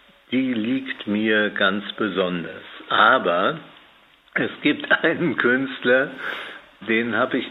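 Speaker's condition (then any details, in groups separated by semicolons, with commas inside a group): Parkinson's disease; diagnosed by neurologist after examination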